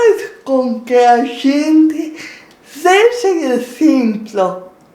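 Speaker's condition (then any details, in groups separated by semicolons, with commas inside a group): Cerebral palsy; impaired diction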